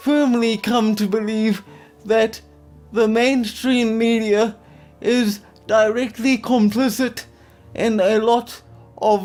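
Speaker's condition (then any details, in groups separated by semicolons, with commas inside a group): Quadriplegic cerebral palsy, severe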